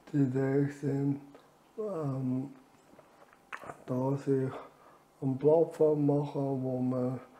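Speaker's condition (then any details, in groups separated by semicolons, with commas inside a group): Amyotrophic lateral sclerosis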